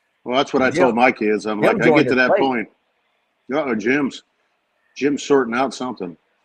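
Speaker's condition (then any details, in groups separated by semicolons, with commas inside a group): No condition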